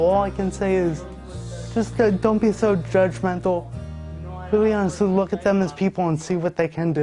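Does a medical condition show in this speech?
Yes: cerebral palsy quadriplegia.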